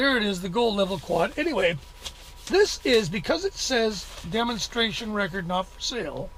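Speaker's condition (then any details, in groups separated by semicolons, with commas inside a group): No condition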